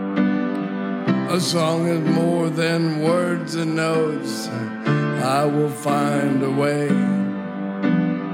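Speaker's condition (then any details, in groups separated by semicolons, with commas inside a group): ALS; couldn't breathe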